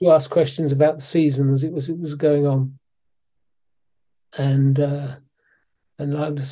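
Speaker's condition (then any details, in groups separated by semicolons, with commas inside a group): Parkinson's disease; suspected for a while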